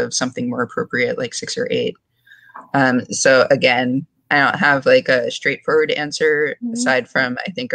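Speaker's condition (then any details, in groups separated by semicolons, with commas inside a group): No condition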